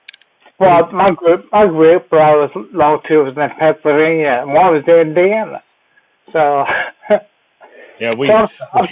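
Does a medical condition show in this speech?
Yes: cerebellar ataxia; gets around with walker.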